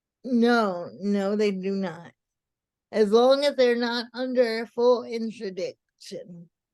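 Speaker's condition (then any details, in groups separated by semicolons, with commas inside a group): Cerebral palsy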